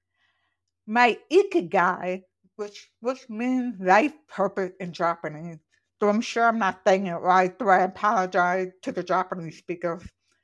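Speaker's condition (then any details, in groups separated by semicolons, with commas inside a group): Profoundly deaf, congenital; born profoundly deaf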